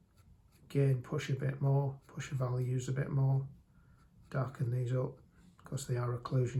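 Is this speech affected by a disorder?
No.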